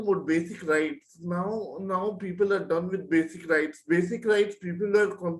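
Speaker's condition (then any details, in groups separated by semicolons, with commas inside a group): Cerebral palsy; present from birth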